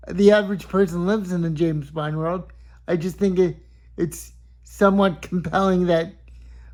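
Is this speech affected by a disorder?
Yes: cerebral palsy.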